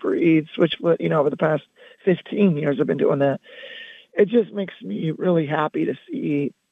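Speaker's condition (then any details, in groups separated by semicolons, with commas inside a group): Loss of singing voice; singing voice lost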